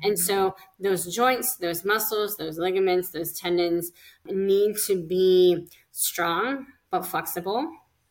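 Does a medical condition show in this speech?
Yes: cleft lip and palate; congenital cleft lip and palate, several facial surgeries, bone graft surgery, speech therapy, physical therapy after graft.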